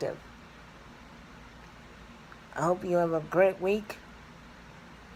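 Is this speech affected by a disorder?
Yes: cerebral palsy; scoliosis; needs help with daily tasks.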